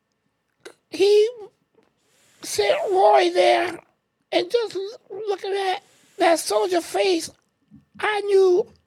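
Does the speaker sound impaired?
Yes: ALS; shoulder subluxation with drooping arms, intubated once for high CO2, needs help with self-care; wheelchair, trach changed by ENT, Charleston VA ALS clinic quarterly with speech therapist, sometimes hard breathing.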